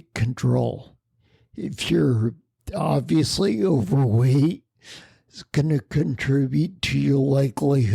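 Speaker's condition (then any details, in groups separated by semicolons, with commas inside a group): Spinocerebellar ataxia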